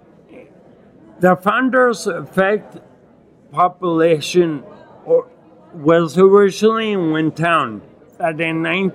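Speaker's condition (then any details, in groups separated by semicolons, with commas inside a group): Acquired ataxia with dysarthria, acquired; Lance-Adams syndrome; difficult articulation, speaking feels like elephant on chest, gets winded, bites tongue 2-3 times daily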